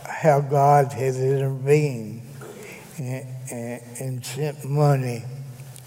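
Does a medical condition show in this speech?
Yes: cerebral palsy; present from birth, attended school for handicapped children; can no longer walk, disability after 30-some working years, Greensboro doctor said nothing can be done; still able to speak, gives spoken testimony in church.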